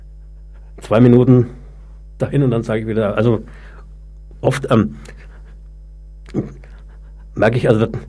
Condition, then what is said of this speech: Stuttering. Und also ich habe oft auch dann im ersten Kennenlernen gleich dann gesagt, ja, ich habe da ein Problem mit dem Stottern.